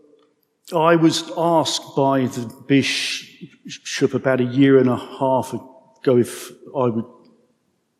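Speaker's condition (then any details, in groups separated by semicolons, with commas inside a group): Stammer; man aged 55; stammer audible in speech; repeated sounds, prolonged sounds, blocks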